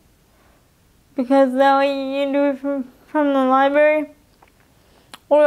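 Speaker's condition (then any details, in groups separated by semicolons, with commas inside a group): Cerebral palsy, spastic quadriplegic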